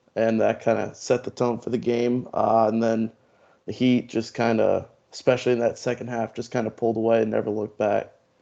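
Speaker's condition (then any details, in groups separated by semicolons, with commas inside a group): No condition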